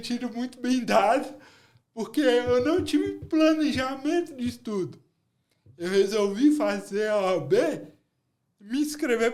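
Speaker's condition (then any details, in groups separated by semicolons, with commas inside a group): Cerebral palsy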